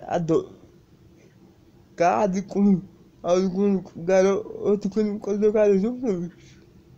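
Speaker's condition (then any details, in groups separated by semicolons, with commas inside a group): Cerebral palsy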